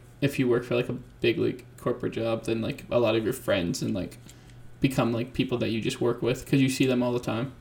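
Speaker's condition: No condition

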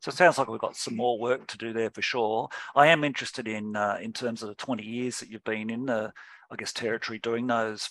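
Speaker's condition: No condition

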